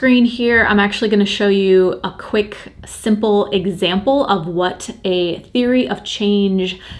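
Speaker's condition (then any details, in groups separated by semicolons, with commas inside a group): No condition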